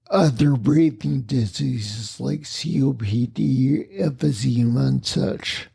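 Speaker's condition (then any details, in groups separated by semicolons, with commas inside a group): Spinocerebellar ataxia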